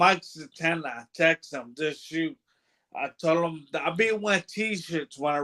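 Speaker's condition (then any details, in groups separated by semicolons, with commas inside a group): Brain bruising; speech bad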